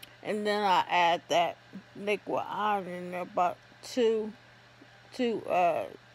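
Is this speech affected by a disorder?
Yes: ALS.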